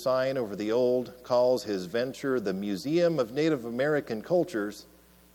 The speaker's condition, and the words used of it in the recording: No condition.